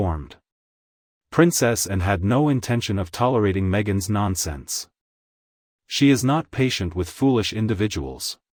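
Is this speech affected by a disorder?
No.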